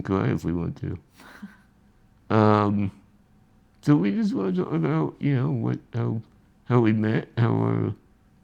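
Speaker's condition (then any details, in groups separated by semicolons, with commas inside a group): Spinal muscular atrophy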